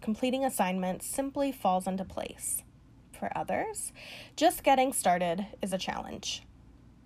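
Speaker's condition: No condition

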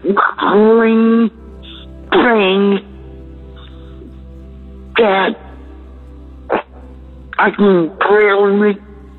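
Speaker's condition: Facial dystonia; very painful

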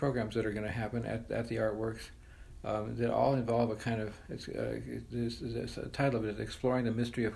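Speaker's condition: Parkinson's disease

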